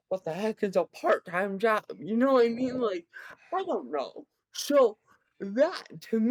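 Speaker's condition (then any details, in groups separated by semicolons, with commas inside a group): Cerebral palsy, severe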